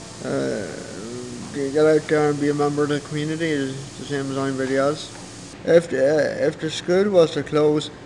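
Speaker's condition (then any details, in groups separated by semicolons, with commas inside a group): Cerebral palsy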